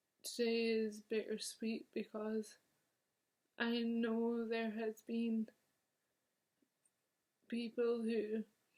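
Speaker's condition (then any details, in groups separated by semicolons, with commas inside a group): Motor neurone disease; onset in left hand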